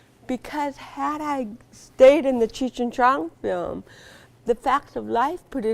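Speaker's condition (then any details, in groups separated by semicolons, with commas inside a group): Cerebral palsy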